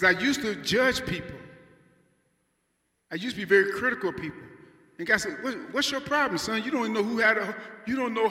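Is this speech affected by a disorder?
No.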